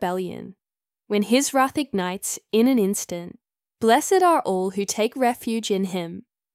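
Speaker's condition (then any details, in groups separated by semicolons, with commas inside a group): No condition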